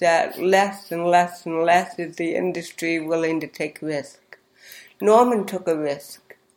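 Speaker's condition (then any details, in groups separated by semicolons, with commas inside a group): Cerebral palsy; speech therapy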